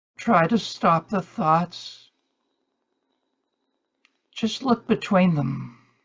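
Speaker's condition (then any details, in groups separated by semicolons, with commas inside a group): No condition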